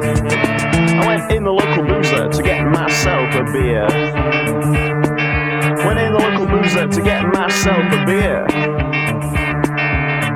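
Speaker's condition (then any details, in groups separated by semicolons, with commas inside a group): No condition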